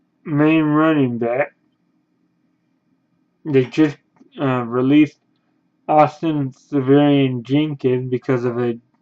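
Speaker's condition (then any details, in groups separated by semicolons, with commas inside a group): Cerebral palsy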